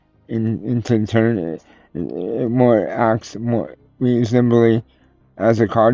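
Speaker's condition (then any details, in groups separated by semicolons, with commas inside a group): Cerebral palsy; tends to mess up words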